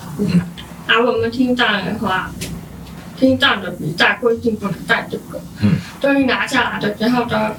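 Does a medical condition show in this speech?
Yes: hearing impairment; pink hearing aids, hearing impaired from childhood, first diagnosed sensory integration disorder, cannot hear shuttle without aids; formerly reluctant to speak, mother pushed speaking, now converses with hearing people.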